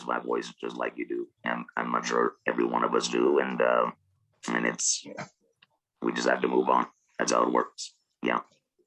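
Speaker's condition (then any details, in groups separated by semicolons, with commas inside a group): Laryngectomy, oesophageal; esophageal speech when without usual speech device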